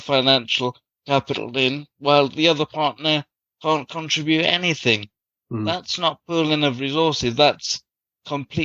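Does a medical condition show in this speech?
Yes: cerebral palsy.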